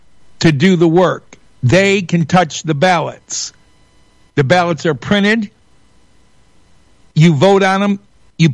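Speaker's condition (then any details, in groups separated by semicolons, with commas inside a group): No condition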